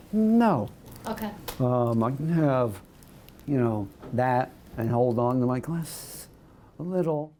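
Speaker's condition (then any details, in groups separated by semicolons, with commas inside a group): Voice dystonia; segmental dystonia, voice box, likely tongue and lips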